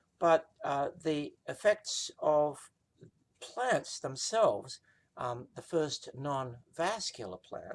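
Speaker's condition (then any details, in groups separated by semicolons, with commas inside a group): No condition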